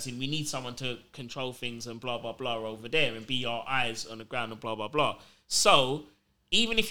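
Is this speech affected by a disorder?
No.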